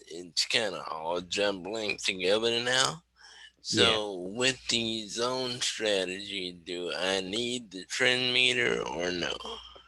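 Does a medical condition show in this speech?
Yes: cerebral palsy; wheelchair user.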